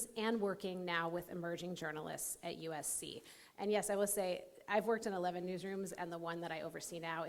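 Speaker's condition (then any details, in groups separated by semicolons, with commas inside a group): No condition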